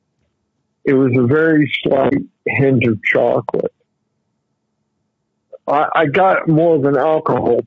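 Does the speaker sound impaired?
Yes: cerebral palsy; constant staggering walk.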